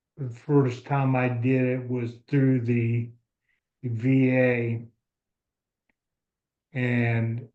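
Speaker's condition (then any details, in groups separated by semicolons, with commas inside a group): ALS; about two years since diagnosis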